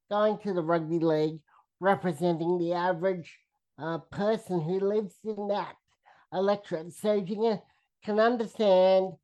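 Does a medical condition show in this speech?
Yes: cerebral palsy, spastic quadriplegia.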